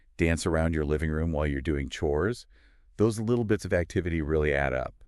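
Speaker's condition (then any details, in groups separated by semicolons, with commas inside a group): No condition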